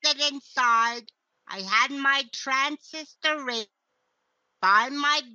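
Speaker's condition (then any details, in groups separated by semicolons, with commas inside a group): Cerebral palsy; present from birth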